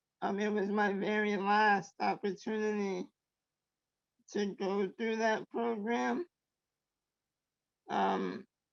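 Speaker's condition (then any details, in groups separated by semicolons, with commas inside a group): Traumatic brain injury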